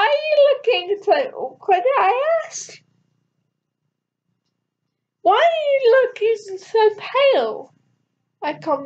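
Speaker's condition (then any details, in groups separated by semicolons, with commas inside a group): Cerebral palsy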